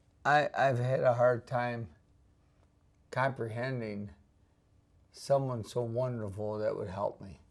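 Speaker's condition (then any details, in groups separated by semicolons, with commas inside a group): ALS; onset couple years ago, pain, pain medication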